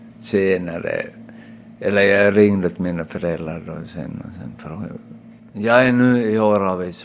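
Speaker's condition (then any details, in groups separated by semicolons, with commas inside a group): Aphasia after brain injury; word-finding difficulty, circumlocution, could not speak at first after injury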